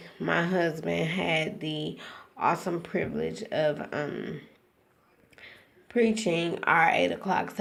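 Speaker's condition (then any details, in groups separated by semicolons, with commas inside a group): Cerebral palsy, spastic; now talking and breathing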